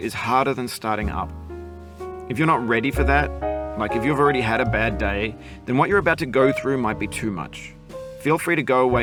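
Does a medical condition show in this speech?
No.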